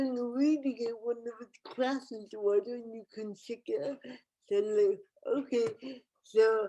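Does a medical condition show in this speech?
Yes: cerebral palsy.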